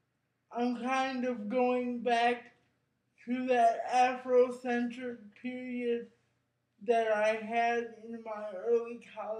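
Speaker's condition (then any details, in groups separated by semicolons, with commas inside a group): Cerebral palsy; brain injury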